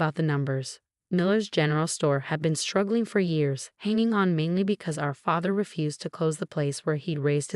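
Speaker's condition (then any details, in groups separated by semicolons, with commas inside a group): No condition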